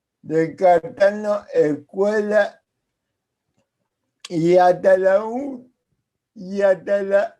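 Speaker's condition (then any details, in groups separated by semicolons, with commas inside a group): Cerebral palsy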